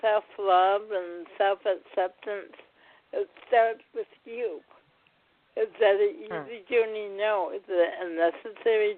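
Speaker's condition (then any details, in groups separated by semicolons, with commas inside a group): Cerebral palsy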